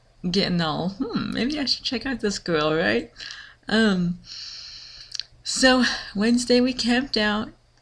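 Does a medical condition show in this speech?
Yes: cerebral palsy.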